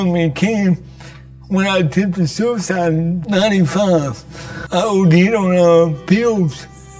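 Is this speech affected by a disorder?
Yes: cerebral palsy; from birth.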